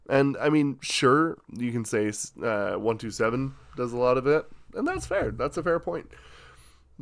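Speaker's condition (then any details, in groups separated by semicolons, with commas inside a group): No condition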